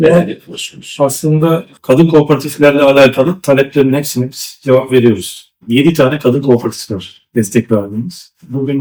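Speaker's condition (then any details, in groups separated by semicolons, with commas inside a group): No condition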